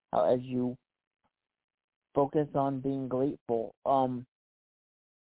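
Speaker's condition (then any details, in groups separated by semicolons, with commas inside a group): Cerebral palsy; past challenges speaking up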